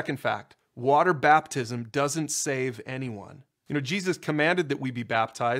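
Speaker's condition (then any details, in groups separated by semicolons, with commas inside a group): No condition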